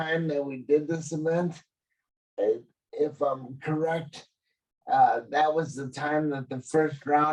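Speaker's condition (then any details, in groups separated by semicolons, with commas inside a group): Cerebral palsy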